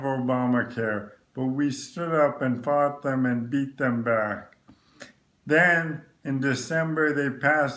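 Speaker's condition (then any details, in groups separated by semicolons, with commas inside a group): ALS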